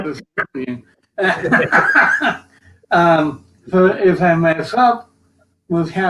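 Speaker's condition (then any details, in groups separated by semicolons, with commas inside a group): Cerebral palsy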